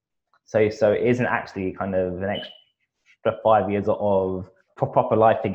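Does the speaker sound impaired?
Yes: stutter; pauses a bit, blocks at certain points; here repeated sounds, repeated words.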